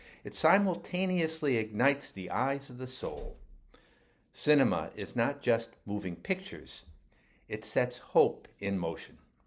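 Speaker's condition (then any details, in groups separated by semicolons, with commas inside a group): No condition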